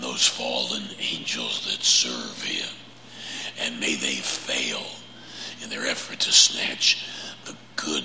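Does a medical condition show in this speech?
Yes: laryngeal cancer; no spread on MRI.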